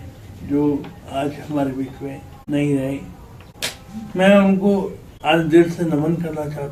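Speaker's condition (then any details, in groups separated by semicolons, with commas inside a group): Cerebral palsy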